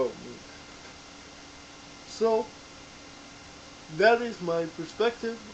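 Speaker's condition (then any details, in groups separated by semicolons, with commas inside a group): Cerebral palsy; diagnosed in infancy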